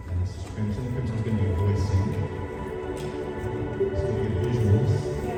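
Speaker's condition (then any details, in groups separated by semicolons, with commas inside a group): No condition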